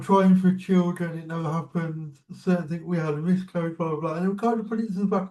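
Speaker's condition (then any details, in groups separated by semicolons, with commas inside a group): Cerebral palsy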